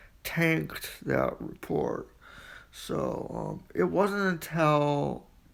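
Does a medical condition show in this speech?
Yes: quadriplegic cerebral palsy.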